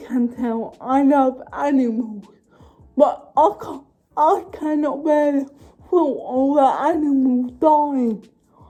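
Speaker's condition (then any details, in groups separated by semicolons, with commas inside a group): Cerebral palsy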